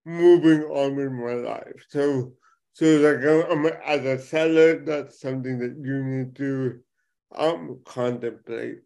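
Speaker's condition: Cerebral palsy; affects speech

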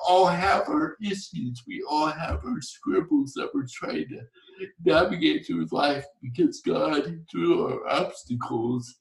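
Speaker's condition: Torsional dystonia; wheelchair by senior year

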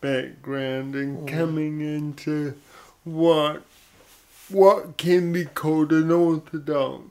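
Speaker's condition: Cerebral palsy; odd sort of voice

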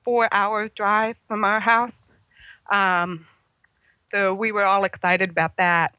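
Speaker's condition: Congenital hearing loss; about 75% hearing loss

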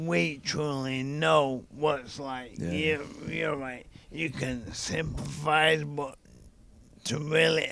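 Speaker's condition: ALS (motor neurone disease); nerve conduction testing

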